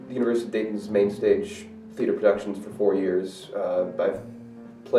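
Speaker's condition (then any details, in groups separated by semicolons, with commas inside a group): No condition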